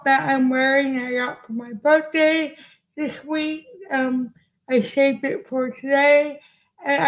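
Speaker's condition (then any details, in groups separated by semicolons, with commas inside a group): Cerebral palsy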